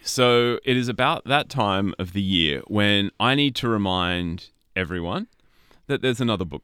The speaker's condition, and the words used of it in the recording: No condition.